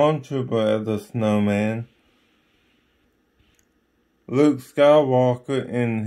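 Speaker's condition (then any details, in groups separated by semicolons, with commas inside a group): Ataxic cerebral palsy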